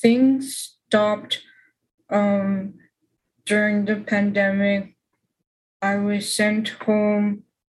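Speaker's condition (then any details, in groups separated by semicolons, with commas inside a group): Aphasia; fidget toys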